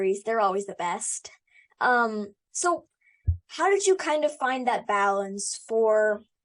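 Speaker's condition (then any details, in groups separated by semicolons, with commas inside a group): No condition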